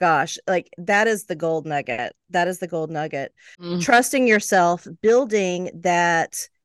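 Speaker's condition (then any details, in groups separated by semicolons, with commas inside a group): No condition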